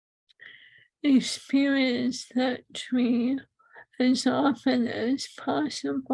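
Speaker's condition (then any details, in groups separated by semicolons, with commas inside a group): ALS; swallowing lost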